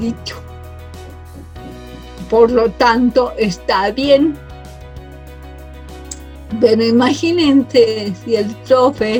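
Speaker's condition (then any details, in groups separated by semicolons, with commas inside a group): Cerebral palsy from birth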